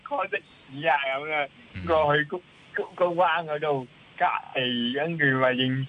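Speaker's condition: Cerebral palsy; hand and hand muscle control somewhat impaired, not very dexterous; mouth muscles affected

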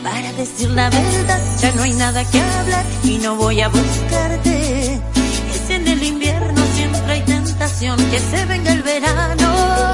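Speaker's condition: No condition

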